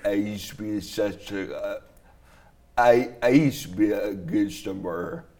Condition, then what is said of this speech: Brain injury. Walk, you came in with a walker, and your speech is slurred, but you're very point on with everything.